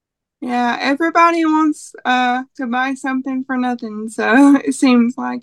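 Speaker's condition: Cerebral palsy; no speech dictation software at present, would like to have it

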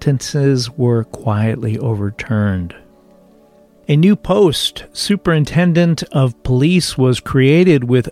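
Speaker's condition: No condition

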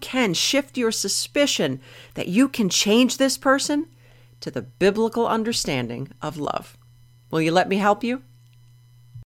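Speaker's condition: No condition

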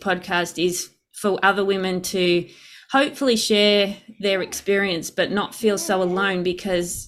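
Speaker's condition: No condition

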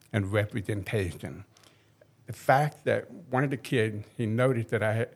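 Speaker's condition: Hearing impairment; cochlear implant on left side received on 50th birthday

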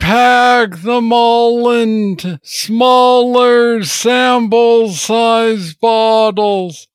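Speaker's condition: Parkinson's disease; slurred words when off

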